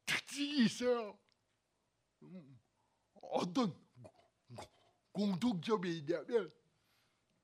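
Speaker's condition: Cerebral palsy; bent body

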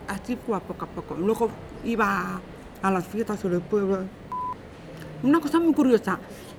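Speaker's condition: Deafness, acquired at age 3; speech from before onset kept by strict drilling, speaks like hearing person with aids

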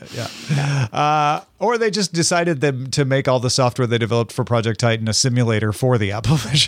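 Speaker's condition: No condition

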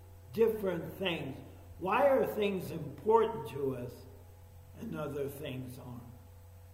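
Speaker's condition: ALS; talking sounds funny and goofy

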